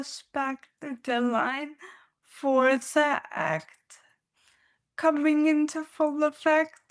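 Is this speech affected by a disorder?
Yes: dystonia; neurological movement disorder.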